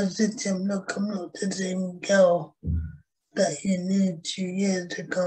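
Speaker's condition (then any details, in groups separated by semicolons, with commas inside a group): Cerebral palsy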